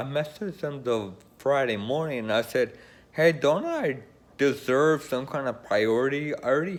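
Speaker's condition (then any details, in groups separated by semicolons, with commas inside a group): Friedreich's ataxia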